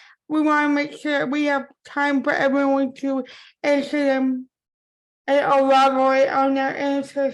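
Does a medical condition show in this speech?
Yes: cerebral palsy; from birth; impaired speech.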